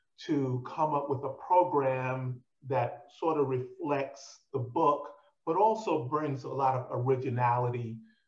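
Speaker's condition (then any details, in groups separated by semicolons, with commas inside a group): No condition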